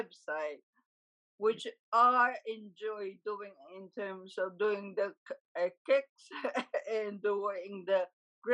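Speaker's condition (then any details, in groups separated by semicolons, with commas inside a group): Huntington's disease; confirmed by genetic test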